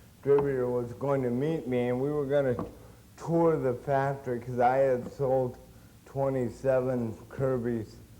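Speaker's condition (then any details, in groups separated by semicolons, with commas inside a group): Cerebral palsy; since birth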